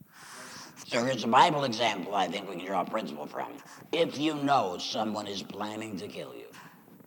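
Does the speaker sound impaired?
Yes: laryngectomy; chemo and radiation.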